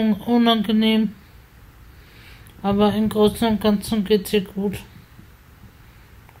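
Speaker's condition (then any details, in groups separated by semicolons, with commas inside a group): Spasticity from birth; multiple sclerosis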